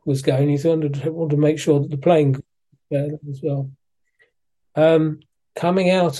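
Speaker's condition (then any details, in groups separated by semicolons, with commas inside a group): Parkinson's disease; diagnosed by neurologist in Malaysia around age 60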